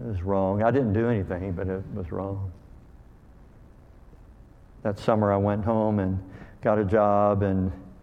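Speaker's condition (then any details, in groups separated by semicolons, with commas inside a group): Cleft lip and palate; called hair lip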